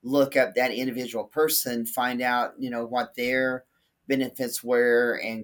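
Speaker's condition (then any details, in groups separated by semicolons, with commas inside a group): No condition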